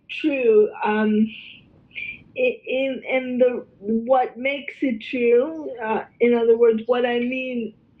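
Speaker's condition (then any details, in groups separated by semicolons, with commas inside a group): Cerebral palsy, spastic quadriplegia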